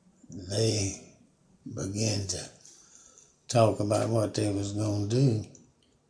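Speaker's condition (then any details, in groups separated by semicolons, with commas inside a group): Parkinson's; about 5 years since onset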